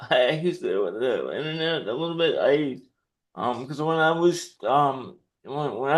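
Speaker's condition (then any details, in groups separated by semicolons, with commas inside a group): Cerebral palsy; dexterity issue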